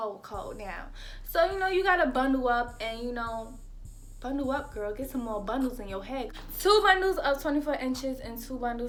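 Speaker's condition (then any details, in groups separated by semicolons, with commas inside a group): No condition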